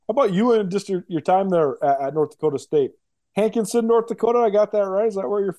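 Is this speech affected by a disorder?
No.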